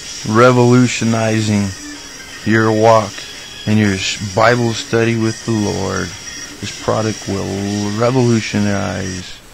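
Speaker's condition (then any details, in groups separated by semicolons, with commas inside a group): No condition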